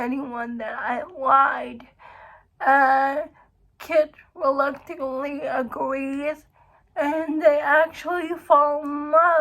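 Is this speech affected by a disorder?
Yes: cerebral palsy; uses wheelchair.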